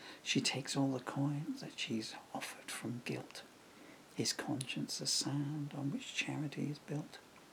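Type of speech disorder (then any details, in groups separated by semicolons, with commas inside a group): Severe bulbar dysarthria; progressive bulbar palsy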